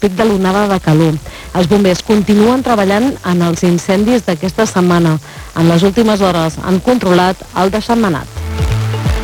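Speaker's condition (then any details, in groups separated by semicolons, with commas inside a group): No condition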